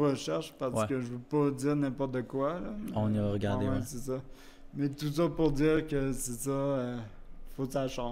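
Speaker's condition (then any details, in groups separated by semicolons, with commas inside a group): Cerebral palsy; wheelchair use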